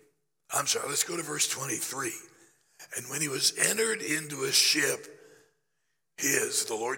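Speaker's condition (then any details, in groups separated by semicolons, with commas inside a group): Laryngeal cancer after radiation, growth on voice box treated with radiation and chemotherapy; a little over a year since discovery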